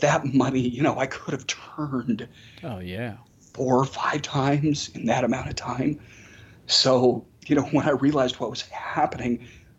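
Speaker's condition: Spasmodic dysphonia; breathy on certain syllables

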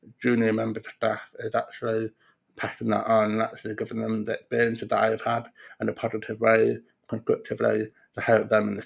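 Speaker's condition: Profound deafness; diagnosed at 18 months

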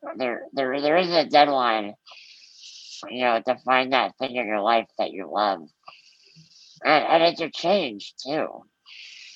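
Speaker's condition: Muscular dystrophy; collagen 6a3 mutation

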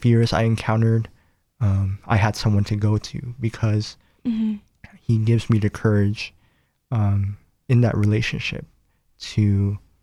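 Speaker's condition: Cleft palate; nose and lip

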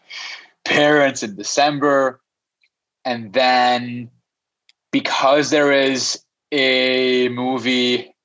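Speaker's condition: Stutter; stutter since childhood, stutters in six languages: English, French, Spanish, Arabic, Portuguese, Armenian; audible stutter during interview; no stuttering when singing, avoided speaking for years out of fear, later joined Toastmasters and debating club; prolonged sounds

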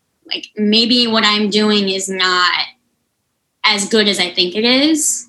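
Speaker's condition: Unilateral cleft lip and palate, severe

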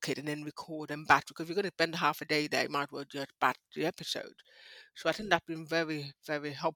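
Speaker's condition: High-frequency hearing loss, speech impediment, mild; lifelong high-frequency hearing loss, not deaf, hears low frequencies and deep voices, bells; cannot pronounce certain words often starting with ch, never heard

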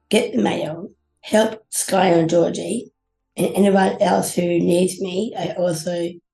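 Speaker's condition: Down syndrome

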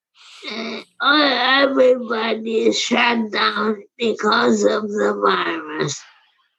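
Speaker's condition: Primary lateral sclerosis; about 20 years, age 80, falls, poor walking, wheelchair, diagnosed by Dr. Macken; progressing, physical and occupational therapy, ALS clinic, ALS Association Philadelphia support; slurred speech, swallowing difficulty at first exam by Dr. Levitz, Lehigh Neurology, speech later forced quitting

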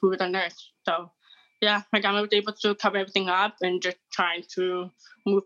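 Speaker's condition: Deafness (hard of hearing); no audible sign of deafness, others cannot tell from speech

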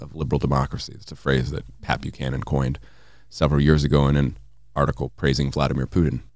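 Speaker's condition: No condition

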